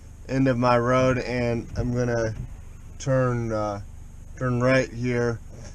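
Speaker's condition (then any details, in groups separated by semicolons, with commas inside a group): Cerebral palsy, spastic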